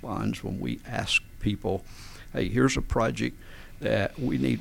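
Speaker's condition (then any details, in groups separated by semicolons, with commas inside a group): Spasmodic dysphonia; vocal folds slam together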